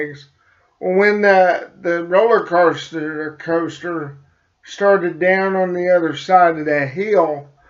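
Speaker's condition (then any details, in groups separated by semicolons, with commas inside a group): Cerebral palsy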